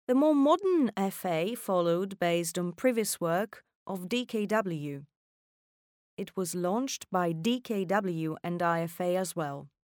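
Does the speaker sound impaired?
No.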